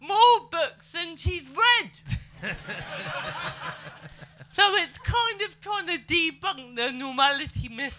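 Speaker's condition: Cerebral palsy; slow walking, poor handwriting; able to speak and move

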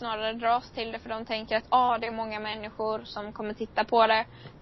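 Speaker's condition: No condition

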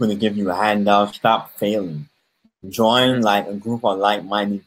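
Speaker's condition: Cleft palate; congenital cleft palate

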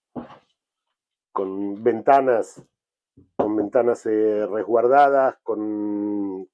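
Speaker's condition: No condition

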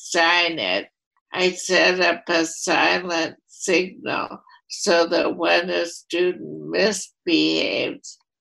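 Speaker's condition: ALS, primary lateral sclerosis; voice affected

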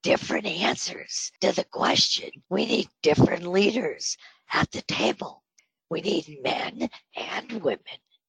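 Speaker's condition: Spasmodic dysphonia; on Botox treatment

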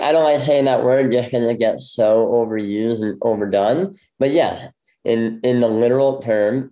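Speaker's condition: Bilateral cleft lip; 13 surgeries

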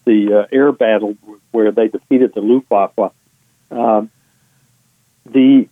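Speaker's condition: No condition

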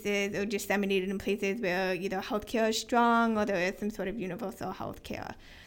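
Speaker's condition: Hearing loss with cochlear implants; bilateral cochlear implants, first implant at age 18, not born deaf, born with some hearing, formerly FM systems with hearing aids; pretty good speech and listening comprehension in childhood, kept on speech path

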